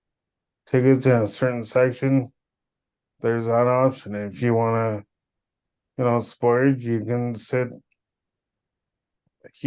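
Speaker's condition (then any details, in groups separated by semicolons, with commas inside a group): Cerebral palsy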